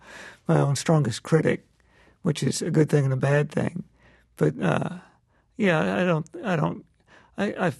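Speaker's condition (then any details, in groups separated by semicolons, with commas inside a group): Parkinson's disease; loss of motor control, left arm pretty lousy, right hand largely spared, right-handed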